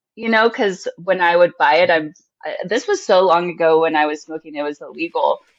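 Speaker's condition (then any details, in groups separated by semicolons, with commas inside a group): No condition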